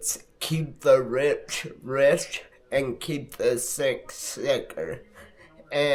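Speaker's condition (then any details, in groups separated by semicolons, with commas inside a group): Multiple sclerosis; affects hands and left arm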